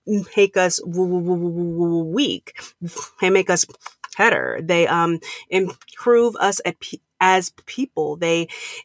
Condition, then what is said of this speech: Stuttering. Like, these things that we're doing, like me, every time I get on stage, I'm not just concerned about stuttering.